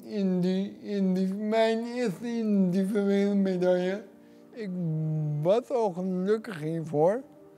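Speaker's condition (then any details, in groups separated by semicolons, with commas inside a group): Cerebral palsy; brain damage, left hand affected; some difficulty talking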